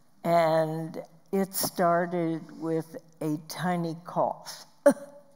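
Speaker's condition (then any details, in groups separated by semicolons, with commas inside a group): Spasmodic dysphonia; voice loss, breaks mid-sentence like tiny cough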